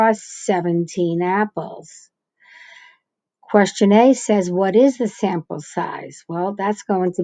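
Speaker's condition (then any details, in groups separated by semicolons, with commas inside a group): No condition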